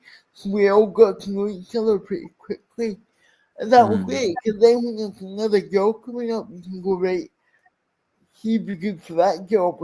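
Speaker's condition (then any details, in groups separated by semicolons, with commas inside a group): Cerebral palsy; speech impairment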